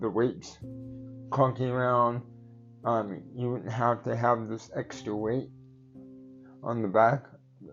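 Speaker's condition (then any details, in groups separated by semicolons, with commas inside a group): Cerebral palsy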